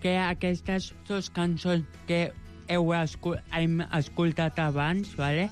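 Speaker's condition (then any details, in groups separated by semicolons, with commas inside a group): Joubert syndrome; present from birth; age 29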